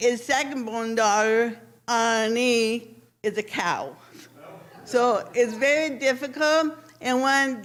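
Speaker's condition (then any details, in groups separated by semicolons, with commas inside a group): Cerebral palsy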